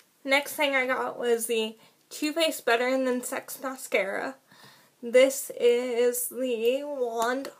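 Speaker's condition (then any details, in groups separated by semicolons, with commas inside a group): Cerebral palsy, spastic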